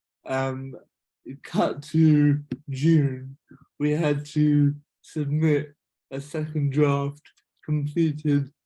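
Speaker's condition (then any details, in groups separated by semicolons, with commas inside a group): Cerebral palsy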